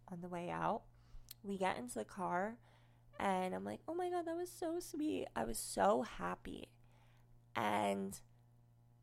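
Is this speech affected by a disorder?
Yes: cleft lip and palate, unilateral.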